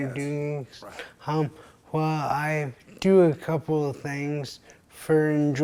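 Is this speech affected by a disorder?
Yes: traumatic brain injury; caused by pedestrian vehicle accident.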